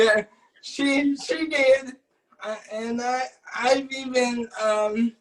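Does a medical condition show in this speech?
Yes: cerebral palsy.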